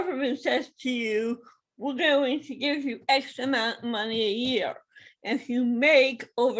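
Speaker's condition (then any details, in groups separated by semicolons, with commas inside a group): Cerebral palsy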